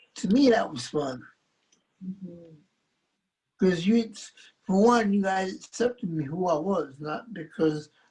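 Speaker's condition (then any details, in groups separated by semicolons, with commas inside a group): Cerebral palsy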